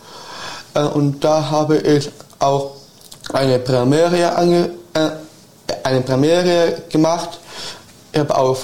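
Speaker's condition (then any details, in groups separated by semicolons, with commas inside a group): Down syndrome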